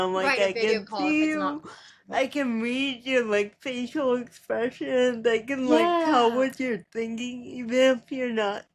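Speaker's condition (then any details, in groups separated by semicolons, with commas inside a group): Cerebral palsy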